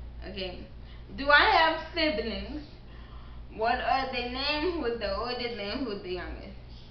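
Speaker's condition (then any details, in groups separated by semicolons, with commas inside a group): Cerebral palsy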